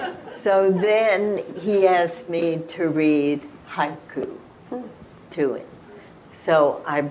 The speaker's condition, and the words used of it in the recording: Spasmodic dysphonia. I have injections into my very throat right there at the Adam's apple every 4 months.